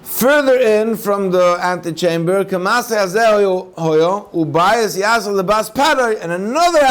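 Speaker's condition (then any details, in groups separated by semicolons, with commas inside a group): No condition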